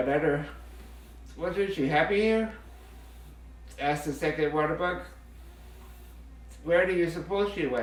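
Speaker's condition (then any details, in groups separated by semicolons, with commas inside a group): Muscular dystrophy, Duchenne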